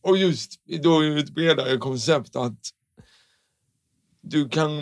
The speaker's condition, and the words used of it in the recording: Cerebral palsy. Så du låter inte riktigt som alla andra.